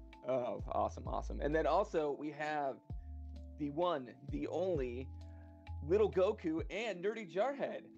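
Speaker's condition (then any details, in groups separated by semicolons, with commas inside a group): No condition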